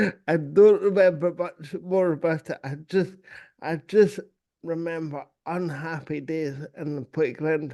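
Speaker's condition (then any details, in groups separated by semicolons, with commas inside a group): Cerebral palsy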